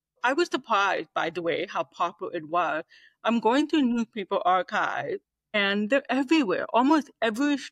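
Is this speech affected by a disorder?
Yes: deafness, 98% hearing loss; deaf since childhood, hearing aid user, no cochlear implant, oral training as child; communicates primarily through oral speech, knows little sign language, removes hearing aids after noisy days.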